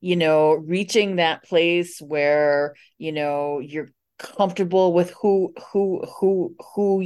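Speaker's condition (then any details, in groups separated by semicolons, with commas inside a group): Stuttering; hidden for more than 35 years; formerly avoided speaking situations, speechless at first self-help group meeting, said name and stutter by fourth or fifth; repeated words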